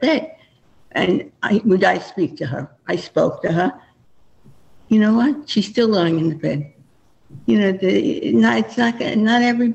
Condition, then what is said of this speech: Parkinson's disease. So are you understanding me? Because my voice is not.